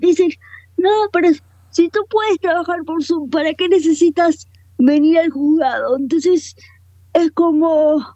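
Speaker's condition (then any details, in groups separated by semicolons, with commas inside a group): Cerebral palsy, quadriparesis; wheelchair user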